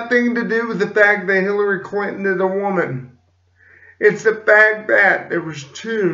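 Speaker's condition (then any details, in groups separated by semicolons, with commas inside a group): Cerebral palsy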